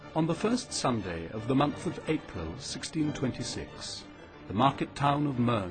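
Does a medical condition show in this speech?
No.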